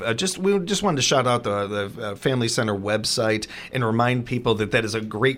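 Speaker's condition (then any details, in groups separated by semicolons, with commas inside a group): No condition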